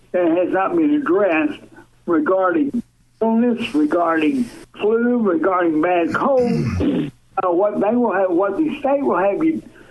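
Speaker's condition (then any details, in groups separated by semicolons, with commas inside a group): Cerebral palsy, severe; from birth, quadriplegic, lifelong wheelchair user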